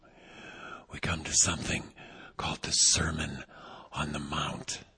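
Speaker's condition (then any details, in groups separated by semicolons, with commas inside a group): Vocal cord paralysis, unilateral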